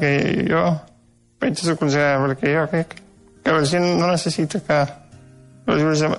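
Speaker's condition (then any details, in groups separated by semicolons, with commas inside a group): Duchenne muscular dystrophy; moves only head and legs slightly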